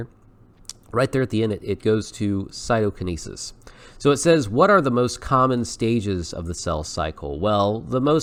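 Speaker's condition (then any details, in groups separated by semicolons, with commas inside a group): No condition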